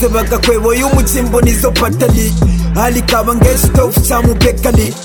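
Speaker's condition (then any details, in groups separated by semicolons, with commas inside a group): No condition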